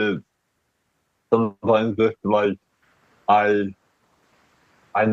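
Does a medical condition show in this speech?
Yes: cerebral palsy.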